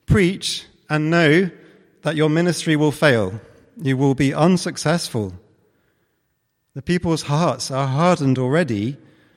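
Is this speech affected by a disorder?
No.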